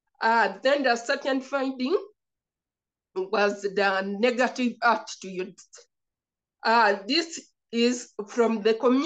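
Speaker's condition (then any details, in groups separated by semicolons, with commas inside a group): Cerebral palsy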